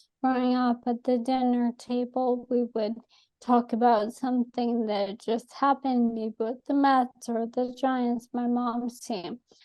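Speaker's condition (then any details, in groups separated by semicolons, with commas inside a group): ALS; atypical case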